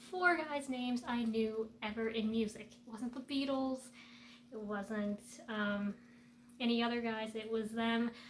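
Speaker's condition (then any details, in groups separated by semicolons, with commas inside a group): No condition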